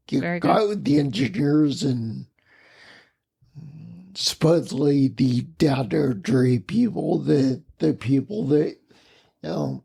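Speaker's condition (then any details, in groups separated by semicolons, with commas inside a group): Spinocerebellar ataxia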